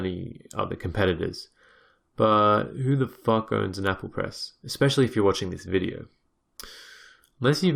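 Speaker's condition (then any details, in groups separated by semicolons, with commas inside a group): No condition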